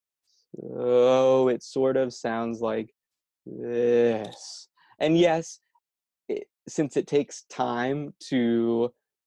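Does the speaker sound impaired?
Yes: stuttering; two-week fluency shaping program at 17, openly disclosing stutter since 23; uses fluency techniques incl. continuous voicing, self-advertising, voluntary stuttering; much more fluent with techniques, deliberate light repetitions like in in insert, techniques keep speech moving forward; here repeated words, prolonged sounds.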